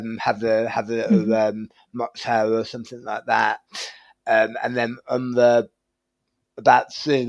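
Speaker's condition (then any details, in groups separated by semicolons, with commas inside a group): Tongue cancer surgery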